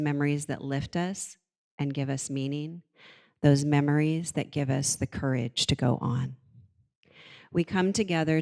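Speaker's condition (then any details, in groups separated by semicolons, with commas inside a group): No condition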